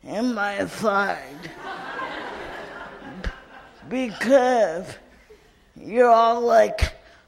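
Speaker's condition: Cerebral palsy; cerebral palsy from birth

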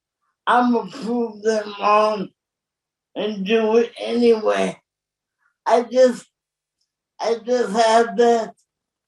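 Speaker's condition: Cerebral palsy; born very premature, staff help with Hoyer lift transfers in and out of bed; age 51

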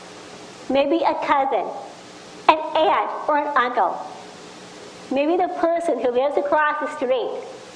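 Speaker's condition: Down syndrome; extra chromosome; speech problems

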